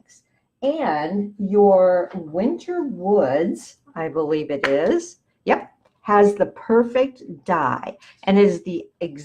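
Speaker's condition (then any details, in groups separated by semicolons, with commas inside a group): No condition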